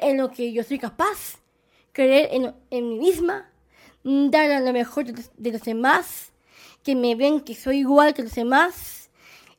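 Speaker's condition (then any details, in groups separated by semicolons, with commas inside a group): Down syndrome; present from birth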